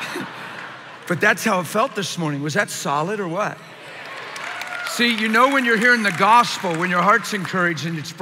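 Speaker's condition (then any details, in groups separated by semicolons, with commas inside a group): No condition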